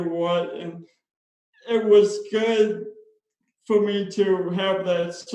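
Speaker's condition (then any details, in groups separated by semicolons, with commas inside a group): Spastic cerebral palsy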